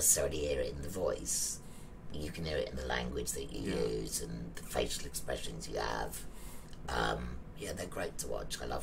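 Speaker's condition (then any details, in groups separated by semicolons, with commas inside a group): Laryngectomy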